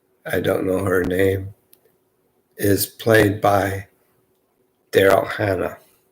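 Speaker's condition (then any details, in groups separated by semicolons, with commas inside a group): Multiple sclerosis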